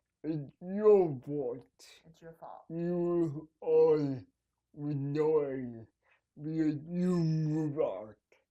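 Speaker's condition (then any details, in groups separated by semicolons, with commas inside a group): Cerebral palsy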